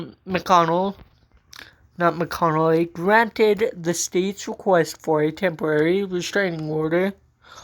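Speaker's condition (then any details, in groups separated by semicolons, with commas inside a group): Cerebral palsy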